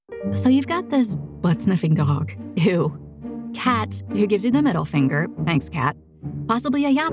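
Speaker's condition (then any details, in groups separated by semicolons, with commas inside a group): No condition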